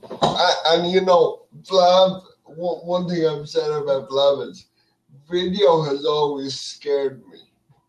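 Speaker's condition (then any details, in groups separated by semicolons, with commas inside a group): Cerebral palsy; speech affected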